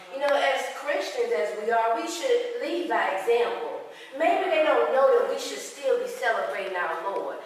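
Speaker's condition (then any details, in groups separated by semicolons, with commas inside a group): No condition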